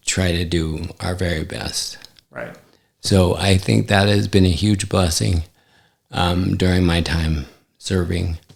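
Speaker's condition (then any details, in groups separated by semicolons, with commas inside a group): ALS; affects hand function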